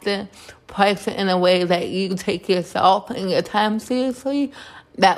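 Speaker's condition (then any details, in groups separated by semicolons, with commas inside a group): Cerebral palsy; born two months premature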